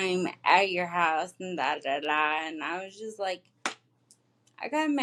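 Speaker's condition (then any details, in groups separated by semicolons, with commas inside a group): Traumatic brain injury; accident, injury at age 24; takes medication, physical therapy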